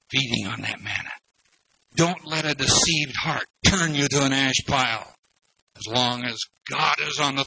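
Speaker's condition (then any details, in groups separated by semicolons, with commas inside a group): No condition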